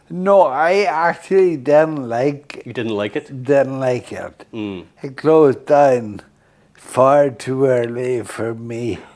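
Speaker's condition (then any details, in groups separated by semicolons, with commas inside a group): Friedreich's ataxia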